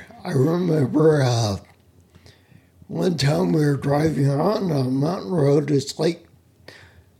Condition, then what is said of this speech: Ataxia. Rare disease known as spinal cerebellar ataxia, which is a neuromuscular disease that's left me mobility challenged, as well as with a speech impediment